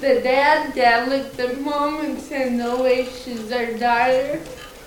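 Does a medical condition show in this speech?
Yes: cerebral palsy, mild; present from birth, nurses spent 2 to 3 minutes reviving at birth, foot drop, slow movement; slightly slurred, harder to understand when excited and faster, easy to understand, took much work.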